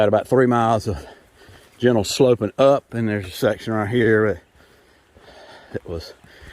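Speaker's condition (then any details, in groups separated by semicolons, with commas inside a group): No condition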